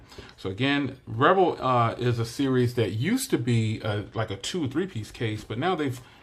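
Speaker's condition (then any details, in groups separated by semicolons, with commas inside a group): No condition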